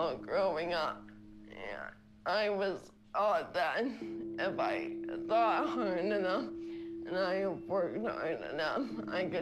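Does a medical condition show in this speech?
Yes: ALS.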